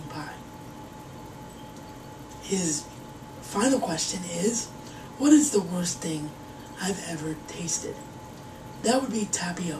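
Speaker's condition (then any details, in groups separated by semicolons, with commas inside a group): Cerebral palsy; wheelchair bound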